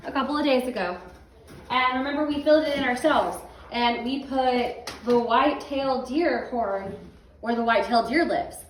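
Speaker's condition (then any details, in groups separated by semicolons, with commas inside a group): No condition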